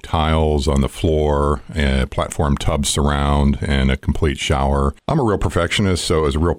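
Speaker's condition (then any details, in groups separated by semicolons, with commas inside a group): No condition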